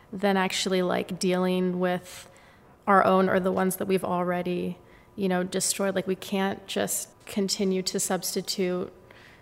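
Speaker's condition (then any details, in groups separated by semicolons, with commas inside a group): No condition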